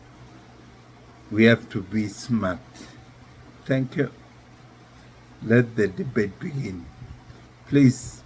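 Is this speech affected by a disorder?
Yes: neurological disease.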